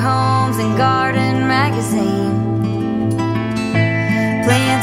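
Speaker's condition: No condition

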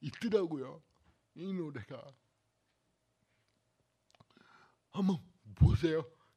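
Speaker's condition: Cerebral palsy; body and bones twisted

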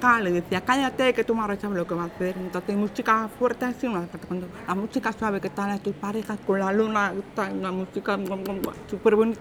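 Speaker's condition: Deafness, acquired at age 3; deaf since age three, late noticed by mother, cause measles per village doctor or whooping cough vaccine per father; speech from before onset kept by strict drilling, speaks like hearing person with aids

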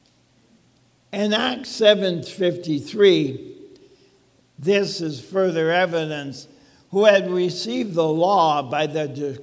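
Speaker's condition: ALS; talks funny

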